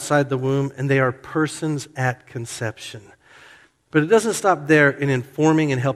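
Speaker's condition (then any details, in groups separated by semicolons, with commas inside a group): No condition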